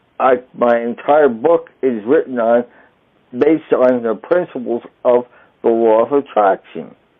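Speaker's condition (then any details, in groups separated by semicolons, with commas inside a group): Traumatic brain injury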